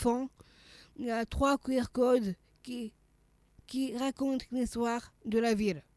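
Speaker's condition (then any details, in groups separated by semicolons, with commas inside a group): Down syndrome (trisomy 21); age 39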